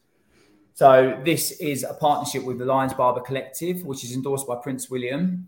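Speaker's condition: No condition

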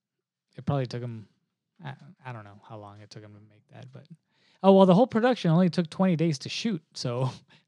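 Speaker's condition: No condition

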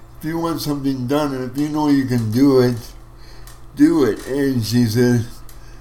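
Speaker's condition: Cerebral palsy; wheelchair for mobility

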